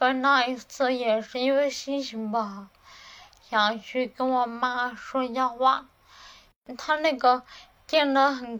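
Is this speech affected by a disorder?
Yes: cerebellar atrophy, hereditary; uncle and aunt died of it.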